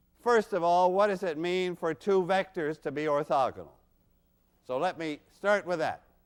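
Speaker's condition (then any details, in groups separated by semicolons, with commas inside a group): No condition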